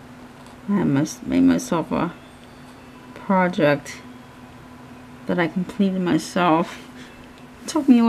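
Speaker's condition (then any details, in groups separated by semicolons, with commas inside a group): Cerebral palsy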